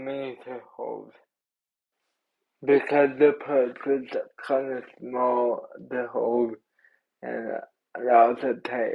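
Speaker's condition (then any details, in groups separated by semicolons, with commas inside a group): Cerebral palsy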